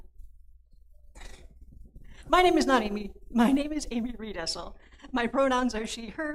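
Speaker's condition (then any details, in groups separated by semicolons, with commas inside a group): No condition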